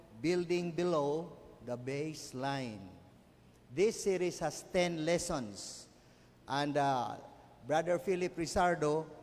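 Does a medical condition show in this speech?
No.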